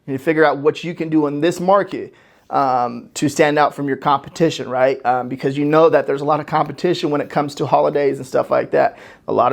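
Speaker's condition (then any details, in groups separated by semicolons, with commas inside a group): No condition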